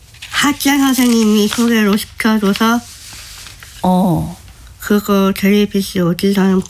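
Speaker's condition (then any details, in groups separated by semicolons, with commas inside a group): Down syndrome; aching joints throughout body, body shape changed, stopped ballet due to joint pain; pain in every joint, attributed to Down syndrome; speaks very well, communication very smooth, disability hardly noticeable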